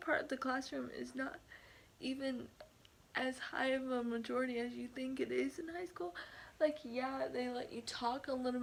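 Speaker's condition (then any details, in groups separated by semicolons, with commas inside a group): Cerebral palsy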